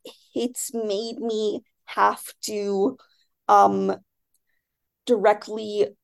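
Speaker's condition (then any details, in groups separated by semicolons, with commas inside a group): Stuttering; stuttering since childhood, speech therapy restarted in adulthood, fifth speech therapist; unavoidable phone talk at work, uses email for much communication; blocks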